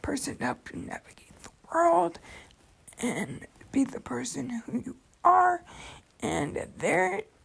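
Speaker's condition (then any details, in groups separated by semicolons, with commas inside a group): Cerebral palsy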